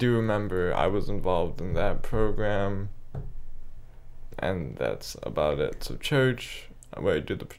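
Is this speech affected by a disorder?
Yes: cerebral palsy; spastic quadriplegia, tight muscles, cannot walk typically, uses walker or gait trainer, describes smaller form; regular stretching, walking and exercise, occasional pain when muscles tight.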